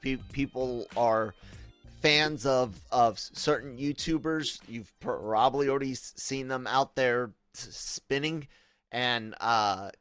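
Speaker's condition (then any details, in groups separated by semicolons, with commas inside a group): Stutter; repeated sounds, prolonged sounds, blocks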